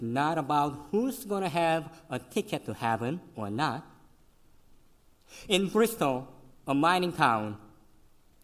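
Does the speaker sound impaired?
Yes: cleft lip and palate, severe; could not suck breast milk as newborn, fed formula and cow milk.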